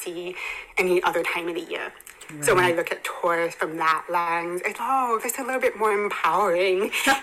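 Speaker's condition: Hearing impairment; bilateral cochlear implants

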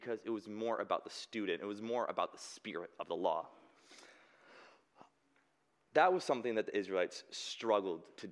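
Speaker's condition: No condition

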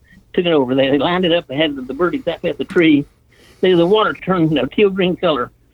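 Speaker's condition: Parkinson's disease; Parkinson's disease diagnosed 1999, retired 2004 due to disease; about 20 years since diagnosis, on levodopa; says people with Parkinson's, including himself, are slow, sometimes talk funny, sometimes slobber

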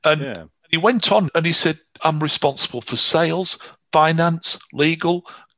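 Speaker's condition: No condition

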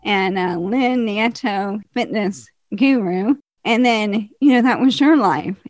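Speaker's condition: ALS; progressive

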